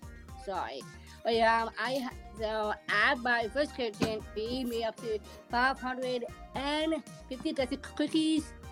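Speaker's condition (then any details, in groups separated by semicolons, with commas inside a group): Down syndrome; present from birth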